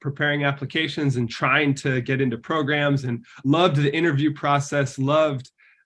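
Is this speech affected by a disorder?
No.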